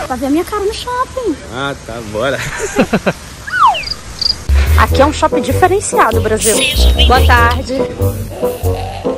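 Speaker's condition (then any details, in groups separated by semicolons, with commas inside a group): No condition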